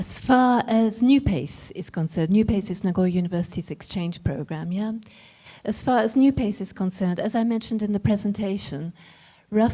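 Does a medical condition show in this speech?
No.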